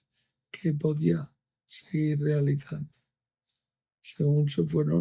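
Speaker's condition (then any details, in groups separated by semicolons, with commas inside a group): Amyotrophic lateral sclerosis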